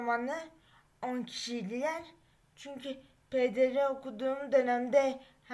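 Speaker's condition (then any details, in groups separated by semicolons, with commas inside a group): Cerebral palsy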